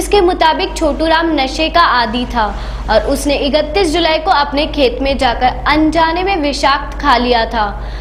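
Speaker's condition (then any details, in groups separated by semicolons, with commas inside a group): No condition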